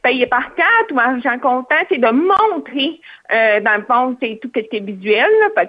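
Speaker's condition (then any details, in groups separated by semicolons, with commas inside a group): Hearing loss, cochlear implant; hard of hearing, cochlear implant surgery at age four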